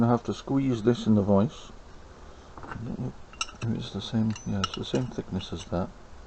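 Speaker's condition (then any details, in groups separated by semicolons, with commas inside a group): No condition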